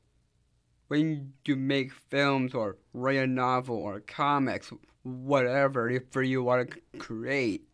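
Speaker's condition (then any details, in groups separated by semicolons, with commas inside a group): Down syndrome; from birth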